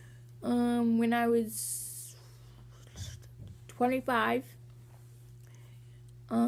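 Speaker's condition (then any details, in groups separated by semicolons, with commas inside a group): Cerebral palsy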